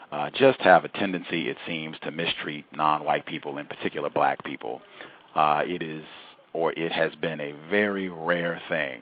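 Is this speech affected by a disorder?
No.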